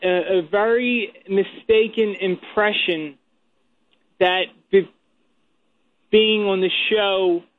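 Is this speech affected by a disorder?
Yes: stuttering; stuttering during phone call, speaking is difficult; stutters noticeably, talking difficult, slow to get to the point; here repeated sounds, blocks.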